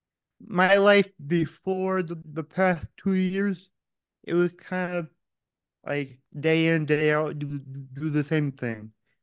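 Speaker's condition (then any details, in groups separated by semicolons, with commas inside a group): Cerebral palsy; oxygen loss brain damage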